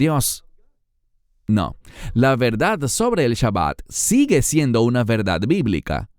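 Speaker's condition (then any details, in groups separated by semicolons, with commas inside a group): No condition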